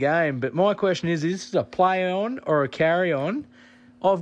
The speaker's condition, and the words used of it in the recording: None; typical speech.